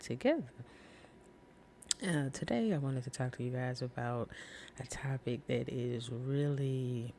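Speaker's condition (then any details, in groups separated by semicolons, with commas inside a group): No condition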